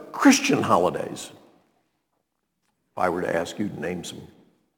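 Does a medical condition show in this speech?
No.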